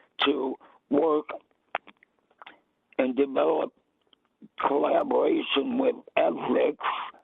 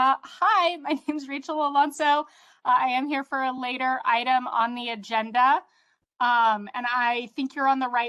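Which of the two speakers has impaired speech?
The first: vocal cord cancer; difficulty speaking.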